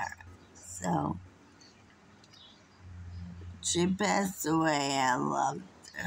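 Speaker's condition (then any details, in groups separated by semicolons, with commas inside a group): Friedreich's ataxia; affects nervous system, no reflexes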